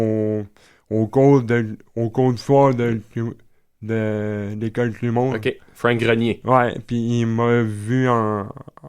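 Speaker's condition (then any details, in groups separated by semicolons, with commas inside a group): Cerebral palsy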